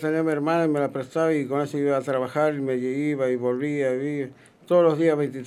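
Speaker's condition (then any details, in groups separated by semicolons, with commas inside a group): Parkinson's disease; onset 15 years ago, treated 5 years, earlier whole-body tremor, could not walk or eat, walker; no tremor now, Levocar one daily, treated by Dr. Michile of Buenos Aires, long-distance cycling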